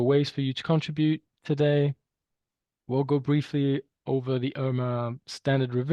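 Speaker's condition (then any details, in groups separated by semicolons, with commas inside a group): No condition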